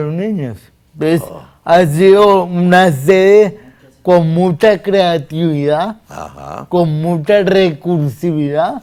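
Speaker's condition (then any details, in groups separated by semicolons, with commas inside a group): Cerebral palsy; difficulty speaking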